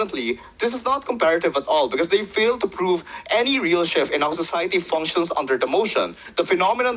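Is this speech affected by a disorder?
No.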